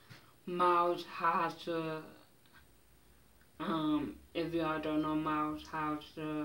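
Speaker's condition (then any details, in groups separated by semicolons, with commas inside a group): Mild cerebral palsy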